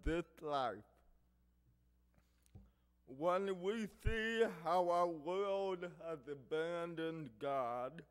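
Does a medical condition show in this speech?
Yes: cerebral palsy; affects hearing and speech.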